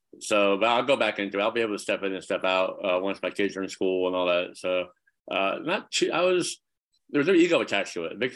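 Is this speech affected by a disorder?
Yes: cleft palate; congenital, severe, nose and upper lip a bubble, teeth or nose, many surgeries; speech impediment growing up, speech therapy all through school.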